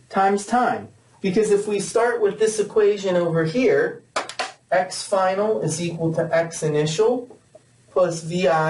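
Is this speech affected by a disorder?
No.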